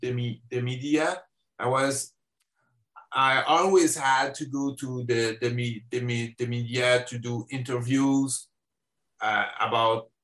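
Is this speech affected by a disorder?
Yes: stuttering; lifelong stutter; openly stutters, no longer hides it, gives speeches in schools and media; formerly hid stuttering, media interviews difficult and anxiety-provoking; here repeated sounds, repeated words.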